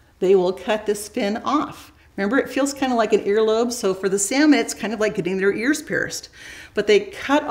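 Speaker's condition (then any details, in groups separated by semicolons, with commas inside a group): No condition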